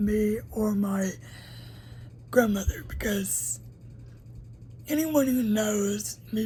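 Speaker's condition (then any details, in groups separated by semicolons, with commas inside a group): Cerebral palsy; uses a wheelchair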